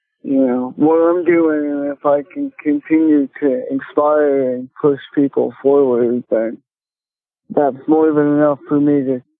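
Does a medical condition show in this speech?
Yes: cerebral palsy; speech affected.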